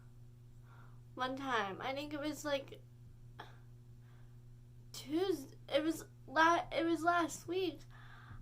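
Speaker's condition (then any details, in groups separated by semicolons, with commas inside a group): Cerebral palsy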